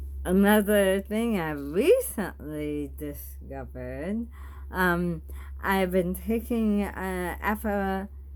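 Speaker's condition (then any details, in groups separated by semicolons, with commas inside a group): Bulbar ALS; bulbar-onset ALS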